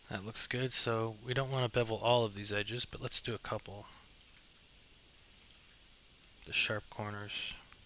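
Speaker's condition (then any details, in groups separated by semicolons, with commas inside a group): No condition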